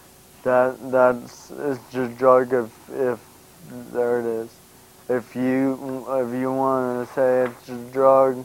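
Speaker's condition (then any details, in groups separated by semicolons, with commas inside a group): Brain injury; slurred speech, partly unintelligible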